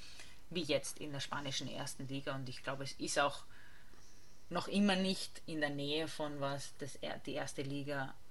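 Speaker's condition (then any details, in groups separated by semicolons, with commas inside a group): No condition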